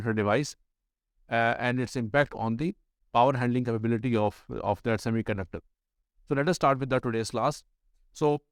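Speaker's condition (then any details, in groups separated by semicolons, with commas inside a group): No condition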